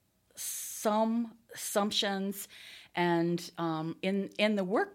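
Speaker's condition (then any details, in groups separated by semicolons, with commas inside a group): Stuttering; adult woman who stutters, grew up with stuttering; takes a few moments longer to get words out; repeated sounds, repeated words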